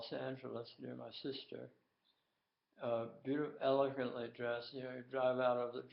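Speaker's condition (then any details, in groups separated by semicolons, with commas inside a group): Tongue cancer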